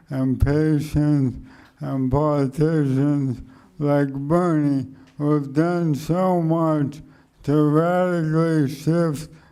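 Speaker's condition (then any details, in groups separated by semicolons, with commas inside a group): Motor neuron degeneration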